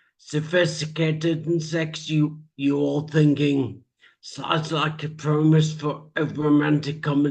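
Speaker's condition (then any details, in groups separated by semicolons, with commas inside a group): Traumatic brain injury; speech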